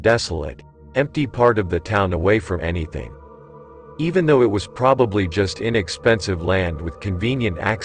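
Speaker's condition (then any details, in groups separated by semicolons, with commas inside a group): No condition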